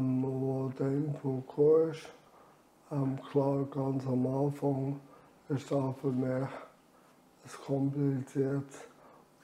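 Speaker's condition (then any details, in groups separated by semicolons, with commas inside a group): Amyotrophic lateral sclerosis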